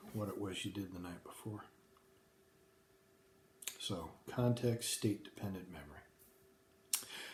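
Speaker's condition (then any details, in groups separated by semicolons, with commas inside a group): No condition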